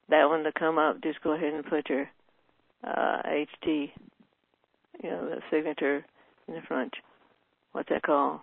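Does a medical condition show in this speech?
Yes: Parkinson's disease; tremor in right hand, stiff right fingers; using AO scanner technology, reports feeling better; shaky voice, voice getting better.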